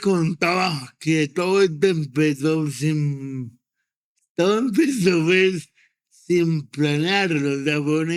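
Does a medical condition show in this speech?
Yes: cerebral palsy.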